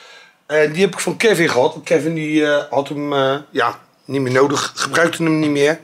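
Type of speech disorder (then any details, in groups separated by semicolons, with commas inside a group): None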